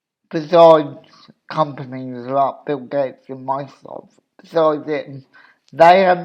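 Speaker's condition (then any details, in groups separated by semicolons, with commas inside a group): Cerebral palsy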